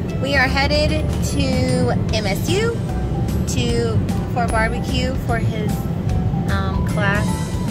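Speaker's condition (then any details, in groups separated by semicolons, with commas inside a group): No condition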